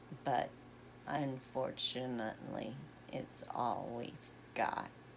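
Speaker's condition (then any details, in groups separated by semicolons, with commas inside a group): Essential tremor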